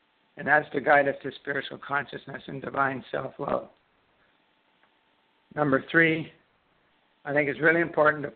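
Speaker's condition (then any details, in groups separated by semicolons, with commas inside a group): Parkinson's disease; left-sided onset, smell and taste loss first, left index finger tremor, no medication, one brain therapy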